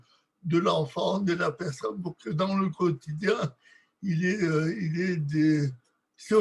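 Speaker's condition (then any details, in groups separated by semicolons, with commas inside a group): Cerebral palsy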